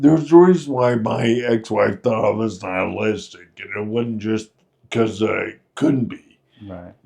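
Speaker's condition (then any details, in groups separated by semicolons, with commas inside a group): Friedreich's ataxia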